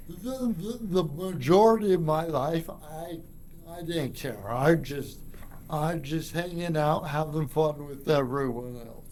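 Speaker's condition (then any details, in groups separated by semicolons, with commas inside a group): Cerebral palsy; from birth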